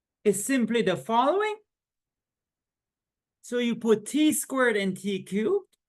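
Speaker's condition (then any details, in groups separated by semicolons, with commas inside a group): No condition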